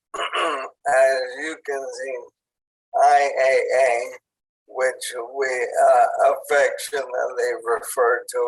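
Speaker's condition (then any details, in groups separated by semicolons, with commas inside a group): ALS; onset in hands and arms, tracheostomy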